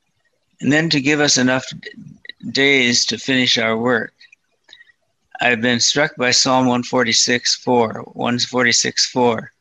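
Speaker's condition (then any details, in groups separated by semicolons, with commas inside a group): Parkinson's disease, mild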